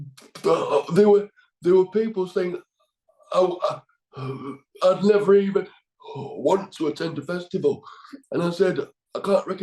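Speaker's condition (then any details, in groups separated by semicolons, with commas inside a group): Cerebral palsy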